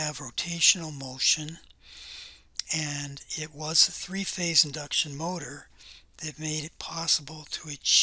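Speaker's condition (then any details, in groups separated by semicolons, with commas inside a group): No condition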